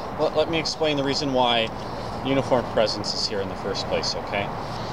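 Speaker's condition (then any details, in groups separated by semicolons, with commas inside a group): No condition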